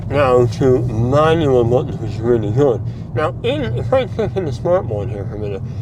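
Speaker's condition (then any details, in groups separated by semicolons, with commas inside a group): Mouth cancer surgery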